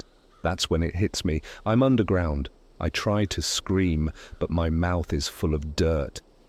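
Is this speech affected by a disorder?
No.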